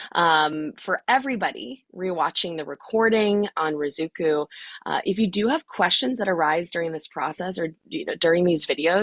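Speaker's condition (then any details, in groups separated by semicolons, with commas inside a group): No condition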